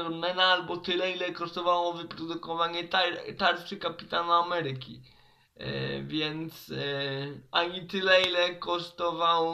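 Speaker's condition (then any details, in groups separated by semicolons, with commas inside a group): Cerebral palsy; uses wheelchair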